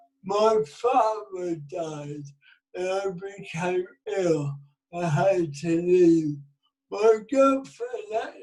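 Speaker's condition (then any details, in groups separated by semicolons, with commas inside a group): Cerebral palsy; affects speech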